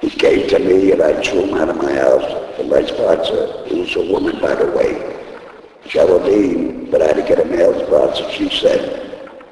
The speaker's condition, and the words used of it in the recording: Laryngectomy. So I got, when I got had an operation, they took my voice box out.